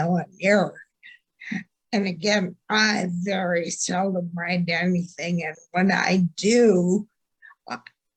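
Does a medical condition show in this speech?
Yes: ataxia.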